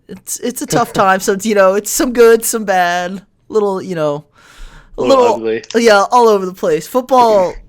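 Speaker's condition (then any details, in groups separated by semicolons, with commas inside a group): No condition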